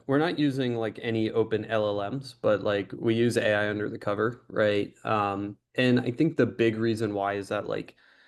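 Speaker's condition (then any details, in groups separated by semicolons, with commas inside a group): No condition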